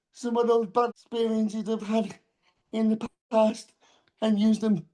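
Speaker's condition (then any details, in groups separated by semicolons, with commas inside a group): Cerebral palsy; diagnosed around 10 months old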